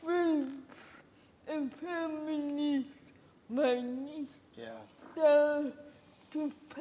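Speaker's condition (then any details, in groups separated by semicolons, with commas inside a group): Cerebral palsy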